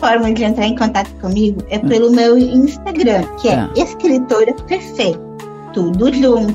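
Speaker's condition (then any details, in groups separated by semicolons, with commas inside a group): Down syndrome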